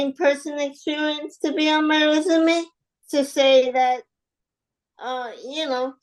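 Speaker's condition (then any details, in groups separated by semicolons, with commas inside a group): Spastic quadriplegic cerebral palsy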